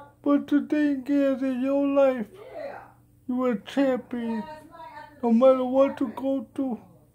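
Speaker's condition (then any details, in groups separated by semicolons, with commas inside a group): Cerebral palsy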